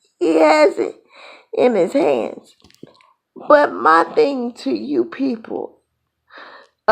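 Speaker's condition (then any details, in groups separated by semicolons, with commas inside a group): Cerebral palsy; born two months premature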